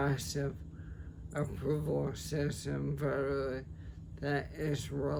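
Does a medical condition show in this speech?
Yes: ALS, sporadic; speech affected.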